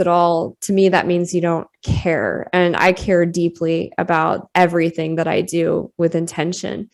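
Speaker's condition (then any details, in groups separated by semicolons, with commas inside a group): No condition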